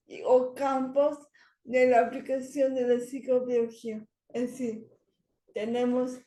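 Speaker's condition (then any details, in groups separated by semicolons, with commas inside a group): Cerebral palsy; from birth, walks with orthopedic aid; speech not very good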